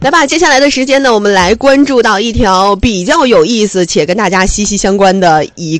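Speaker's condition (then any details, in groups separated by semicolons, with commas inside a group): No condition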